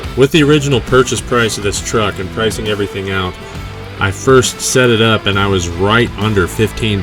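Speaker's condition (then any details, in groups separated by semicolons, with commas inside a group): No condition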